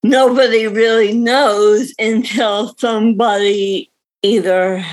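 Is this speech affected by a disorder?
Yes: cerebral palsy; reading disability.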